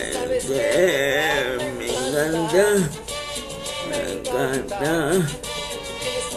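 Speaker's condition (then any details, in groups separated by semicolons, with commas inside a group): Cerebral palsy; present from birth, uses wheelchair; affects singing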